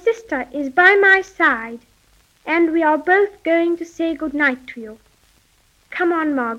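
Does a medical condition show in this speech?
No.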